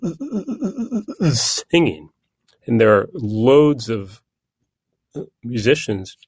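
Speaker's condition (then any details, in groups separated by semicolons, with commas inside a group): Stuttering; onset as a kid; adult, still stutters; no stuttering when singing, singing uses different neural pathway; prolonged sounds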